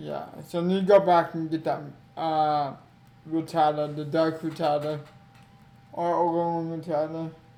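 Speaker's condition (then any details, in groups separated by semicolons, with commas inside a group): Cerebral palsy; affects legs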